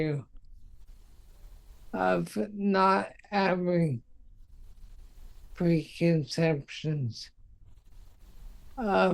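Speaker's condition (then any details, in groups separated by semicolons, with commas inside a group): Multiple sclerosis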